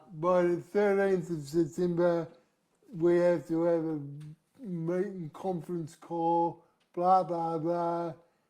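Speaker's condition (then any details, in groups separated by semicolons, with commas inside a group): Cerebral palsy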